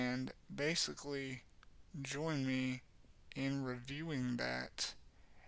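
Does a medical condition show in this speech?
Yes: cerebral palsy; has had speech therapy.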